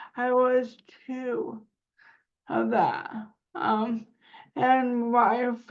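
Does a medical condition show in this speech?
Yes: cerebral palsy; spasticity.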